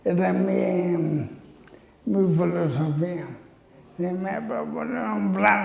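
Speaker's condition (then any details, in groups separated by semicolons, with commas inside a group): Amyotrophic lateral sclerosis (ela)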